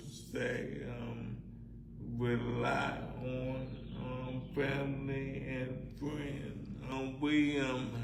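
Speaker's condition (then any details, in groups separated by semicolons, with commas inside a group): ALS; bulbar onset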